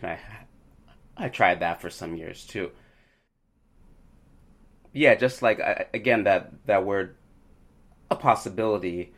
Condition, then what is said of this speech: Stuttering. One thing that I experience is that as do other people who stutter is that when I sing, the stutter it doesn't show up in the same way.